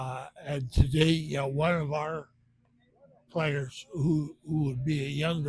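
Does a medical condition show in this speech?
Yes: benign essential tremor.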